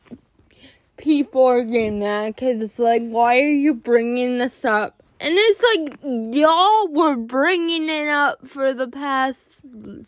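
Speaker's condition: Cerebral palsy; more jerking in class

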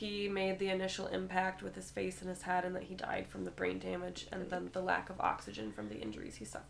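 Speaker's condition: No condition

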